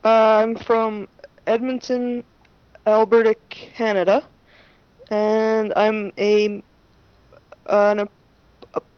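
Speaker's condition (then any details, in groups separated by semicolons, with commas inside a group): Stuttering; familial stuttering, oldest and youngest maternal uncles stutter, possibly a great uncle, very little therapy around age six; stutter noticeable to listeners, self-revealing; prolonged sounds, blocks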